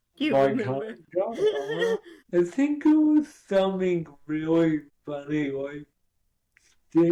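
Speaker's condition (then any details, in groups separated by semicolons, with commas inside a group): Cerebral palsy; poor fine dexterity, could not hold pen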